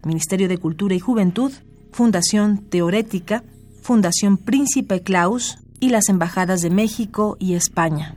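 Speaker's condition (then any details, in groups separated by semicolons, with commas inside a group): No condition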